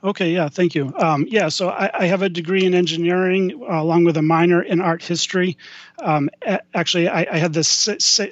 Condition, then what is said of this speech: Stuttering. I like to say I have a voice made for print.